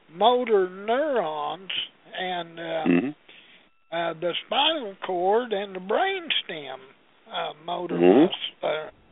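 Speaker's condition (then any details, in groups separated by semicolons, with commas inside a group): Parkinson's disease; Parkinson's for quite some time, tremor, trouble with fine hand work as watchmaker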